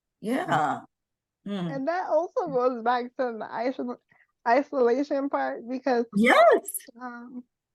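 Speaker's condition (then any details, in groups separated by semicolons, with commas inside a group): Cerebral palsy; wheelchair user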